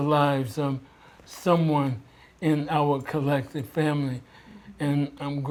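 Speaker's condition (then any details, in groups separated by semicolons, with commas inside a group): ALS; slurred speech early sign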